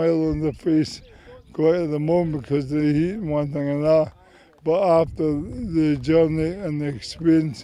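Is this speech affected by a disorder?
Yes: MND; terminal, whole body affected, muscle wastage; about 4.5 years since onset.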